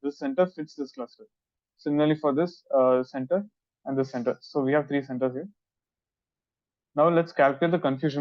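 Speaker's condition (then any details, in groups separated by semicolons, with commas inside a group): No condition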